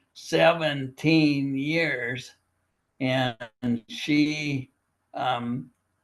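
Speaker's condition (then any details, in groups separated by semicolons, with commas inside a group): Primary lateral sclerosis, bulbar onset; upper motor neuron bulbar type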